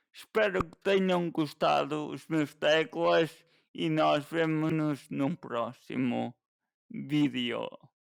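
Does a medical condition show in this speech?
Yes: cerebral palsy.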